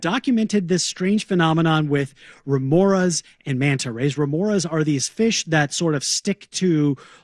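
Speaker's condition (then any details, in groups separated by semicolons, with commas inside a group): No condition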